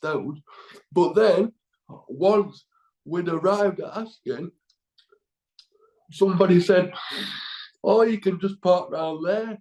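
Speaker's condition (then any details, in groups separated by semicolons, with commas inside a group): Cerebral palsy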